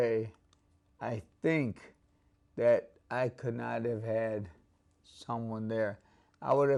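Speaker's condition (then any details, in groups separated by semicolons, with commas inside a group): ALS; onset couple years ago, pain, pain medication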